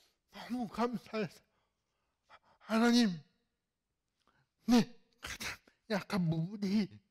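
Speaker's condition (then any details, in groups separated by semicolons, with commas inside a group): Cerebral palsy; fairly severe in childhood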